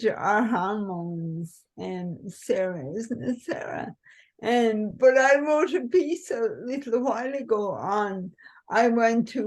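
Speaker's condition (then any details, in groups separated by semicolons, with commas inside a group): Cerebral palsy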